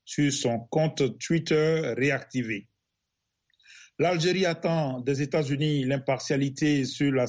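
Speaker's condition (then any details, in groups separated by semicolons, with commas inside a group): No condition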